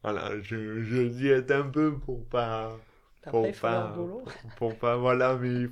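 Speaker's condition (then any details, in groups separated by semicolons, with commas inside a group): Dystonia; elocution difficulties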